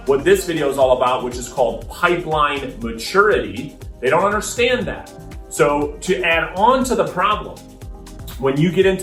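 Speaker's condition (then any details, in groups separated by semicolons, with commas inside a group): No condition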